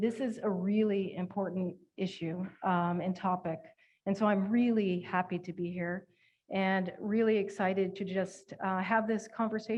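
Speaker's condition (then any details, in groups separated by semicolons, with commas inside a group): No condition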